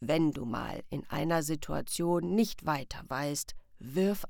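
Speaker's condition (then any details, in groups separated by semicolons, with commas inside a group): No condition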